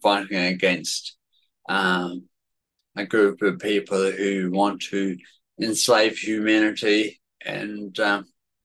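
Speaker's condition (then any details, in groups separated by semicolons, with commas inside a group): Cerebellar atrophy, genetic; worse today than usual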